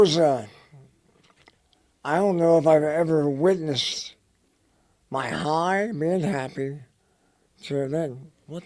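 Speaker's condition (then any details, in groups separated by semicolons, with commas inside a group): Head and neck cancer; dry throat, dry mouth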